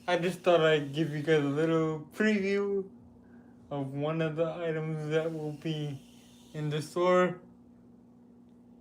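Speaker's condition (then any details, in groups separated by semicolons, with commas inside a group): Cerebral palsy; with developmental delay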